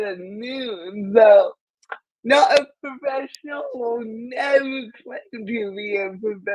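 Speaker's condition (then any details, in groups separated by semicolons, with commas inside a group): Cerebral palsy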